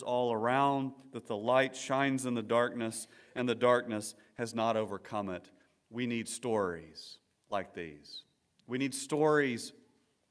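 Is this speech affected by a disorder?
No.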